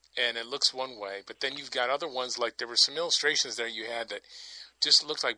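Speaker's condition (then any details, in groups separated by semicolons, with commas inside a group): No condition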